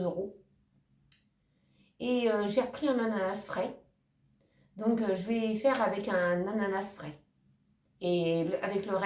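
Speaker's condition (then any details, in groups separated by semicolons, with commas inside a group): No condition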